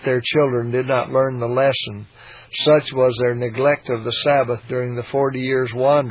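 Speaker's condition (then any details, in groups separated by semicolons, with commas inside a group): No condition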